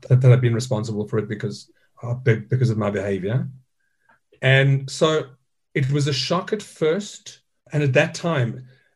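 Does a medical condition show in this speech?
Yes: stuttering; stutter since childhood, still present in adulthood; speaks to stage audiences, joke about impediment built into stage dialogue with Alan; childhood word avoidance, ordered food could say, fear of speaking, piano as wordless expression; here repeated sounds.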